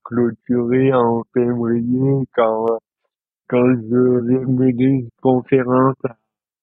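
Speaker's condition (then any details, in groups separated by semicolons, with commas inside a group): Dystonia; present since birth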